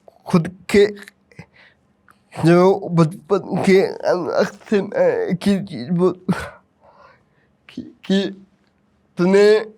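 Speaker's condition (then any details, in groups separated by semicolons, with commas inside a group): Cerebral palsy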